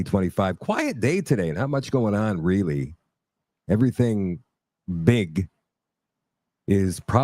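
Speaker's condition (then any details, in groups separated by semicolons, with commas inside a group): No condition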